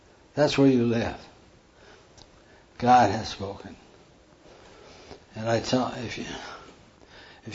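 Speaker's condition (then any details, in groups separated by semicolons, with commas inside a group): Parkinson's; diagnosed 14 years ago by neurologist in Lincoln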